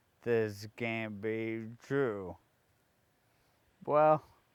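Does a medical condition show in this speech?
Yes: ALS; diagnosed three years ago, arms and legs paralyzed, cannot walk; speech much harder to understand, speech and breathing expected to go.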